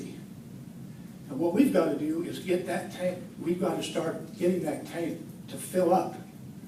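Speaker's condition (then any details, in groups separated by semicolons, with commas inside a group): No condition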